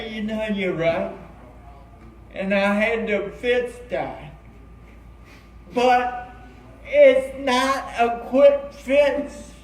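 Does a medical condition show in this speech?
Yes: cerebral palsy.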